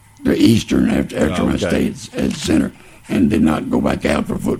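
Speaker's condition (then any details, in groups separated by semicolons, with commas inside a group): Laryngeal cancer; unable to eat or drink for past three years, all intake through feeding tube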